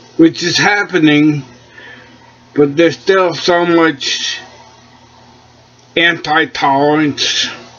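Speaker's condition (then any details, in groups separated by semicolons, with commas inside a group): Cerebellar ataxia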